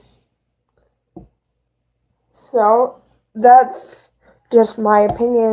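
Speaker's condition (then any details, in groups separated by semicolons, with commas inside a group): Cerebral palsy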